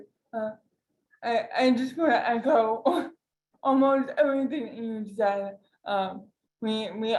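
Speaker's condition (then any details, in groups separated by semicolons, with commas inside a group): Cerebral palsy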